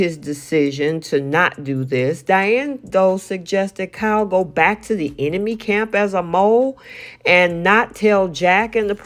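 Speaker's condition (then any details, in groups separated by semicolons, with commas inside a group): No condition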